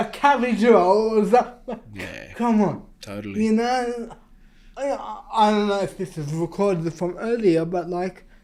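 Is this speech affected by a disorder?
Yes: cerebral palsy.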